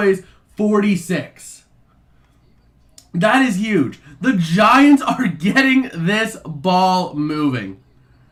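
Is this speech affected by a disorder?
No.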